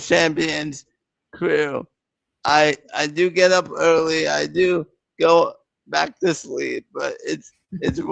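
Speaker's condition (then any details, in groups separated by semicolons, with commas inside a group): Cerebral palsy; present from birth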